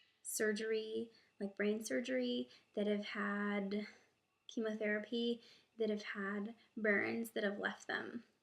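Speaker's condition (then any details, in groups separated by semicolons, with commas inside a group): No condition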